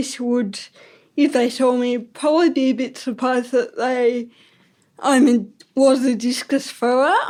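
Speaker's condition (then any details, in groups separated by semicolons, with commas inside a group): Ataxic cerebral palsy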